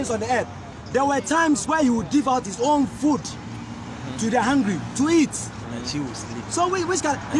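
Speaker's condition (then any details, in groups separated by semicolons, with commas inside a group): No condition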